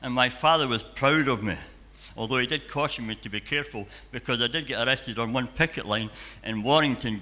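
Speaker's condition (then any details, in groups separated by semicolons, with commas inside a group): Cleft palate and cleft lip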